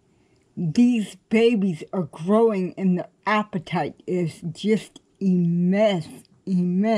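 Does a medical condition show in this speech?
Yes: cerebral palsy; affects standing and balance.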